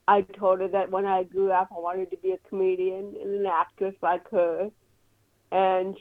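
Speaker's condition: Cerebral palsy; movement harder

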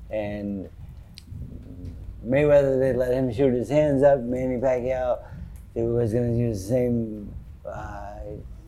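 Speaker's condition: Parkinson's disease; sometimes

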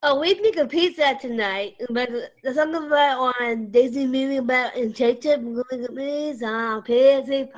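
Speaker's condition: Down syndrome; much improved since childhood, called great public speaker, sings national anthem at games

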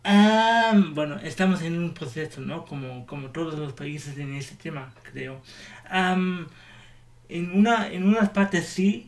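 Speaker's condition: Cerebral palsy

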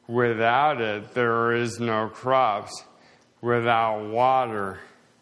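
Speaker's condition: Slowed speech, swallowing problems

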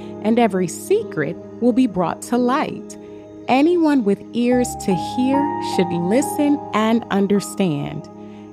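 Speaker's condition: No condition

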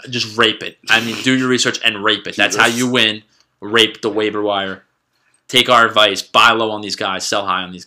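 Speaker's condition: No condition

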